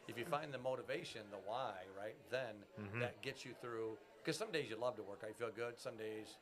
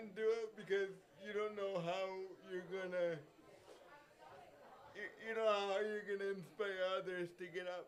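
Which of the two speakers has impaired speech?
The second: cerebral palsy; conductive learning therapy, therapeutic horseback riding.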